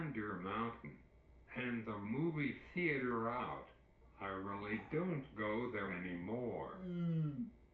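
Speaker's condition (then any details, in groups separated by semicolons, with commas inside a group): Cerebral palsy; uses wheelchair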